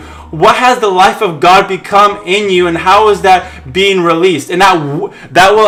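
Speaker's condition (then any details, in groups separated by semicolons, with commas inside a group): No condition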